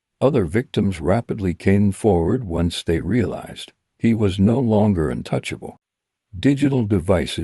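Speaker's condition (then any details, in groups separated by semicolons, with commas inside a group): No condition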